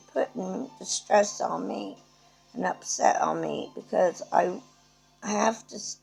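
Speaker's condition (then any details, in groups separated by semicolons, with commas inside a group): Cerebral palsy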